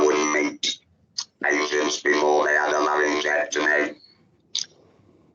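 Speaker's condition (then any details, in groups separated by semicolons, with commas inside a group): Laryngectomy; laryngectomy for larynx cancer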